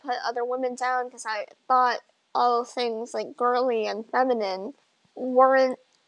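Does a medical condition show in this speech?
Yes: bilateral cleft lip and palate; quite a few repair surgeries.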